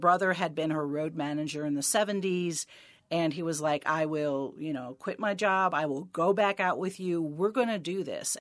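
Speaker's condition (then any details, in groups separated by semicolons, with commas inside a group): No condition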